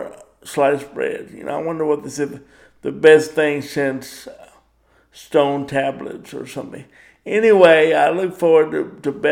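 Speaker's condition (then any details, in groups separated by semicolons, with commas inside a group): Cerebral palsy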